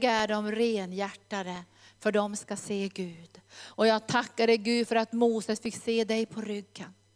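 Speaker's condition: No condition

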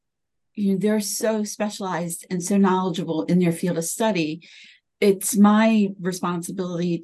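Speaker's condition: No condition

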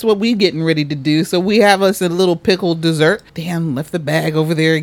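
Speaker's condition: No condition

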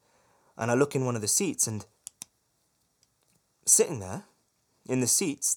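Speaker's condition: No condition

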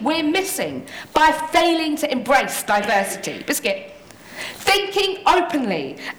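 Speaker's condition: Tourette syndrome; neurological, uncontrollable movements and noises called tics, several daily seizure-like ticking fits, support worker helps; frequent vocal tics throughout talk, 'hedgehog', unplanned phrases; vocal tics interrupt speech, involuntary words and phrases, ticking fits cause complete loss of speech control

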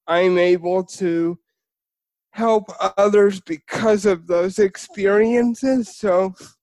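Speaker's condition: Spastic cerebral palsy

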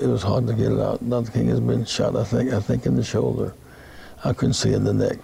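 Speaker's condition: Parkinson's disease; severe difficulty rising from chair

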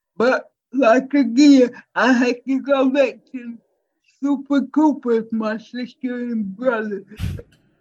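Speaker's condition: Cerebral palsy; speech impairment

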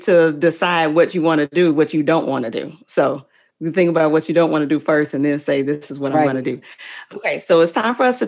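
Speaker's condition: No condition

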